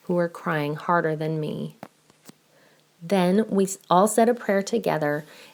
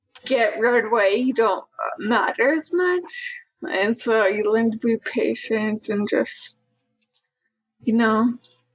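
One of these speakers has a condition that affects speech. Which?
The second: spinocerebellar ataxia 7, SCA7; affects balance and speech; diagnosed at age 13.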